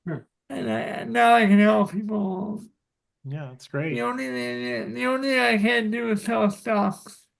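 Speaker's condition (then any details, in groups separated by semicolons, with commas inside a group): Cerebral palsy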